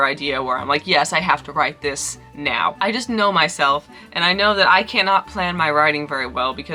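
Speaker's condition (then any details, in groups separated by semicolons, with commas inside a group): No condition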